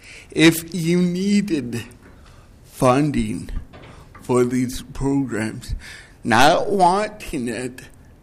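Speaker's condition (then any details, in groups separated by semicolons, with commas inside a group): Cerebral palsy; present since birth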